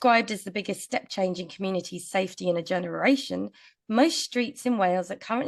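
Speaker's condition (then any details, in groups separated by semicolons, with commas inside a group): No condition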